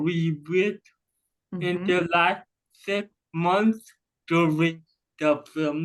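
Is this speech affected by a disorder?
Yes: cerebral palsy.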